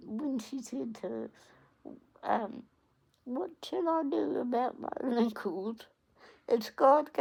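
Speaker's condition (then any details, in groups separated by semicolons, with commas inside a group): Cerebral palsy; onset at 8 days old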